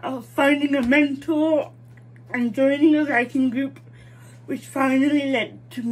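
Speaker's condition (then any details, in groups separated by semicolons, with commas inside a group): Mild cerebral palsy; struggles with speech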